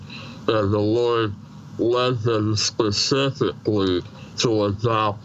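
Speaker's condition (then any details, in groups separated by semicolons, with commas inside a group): Treacher Collins syndrome, severe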